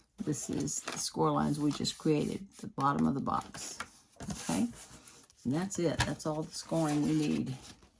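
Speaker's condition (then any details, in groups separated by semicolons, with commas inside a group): No condition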